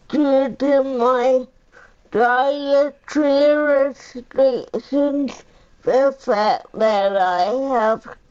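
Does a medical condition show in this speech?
Yes: cerebral palsy; uses a power chair.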